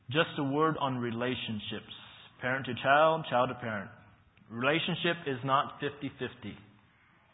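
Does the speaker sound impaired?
No.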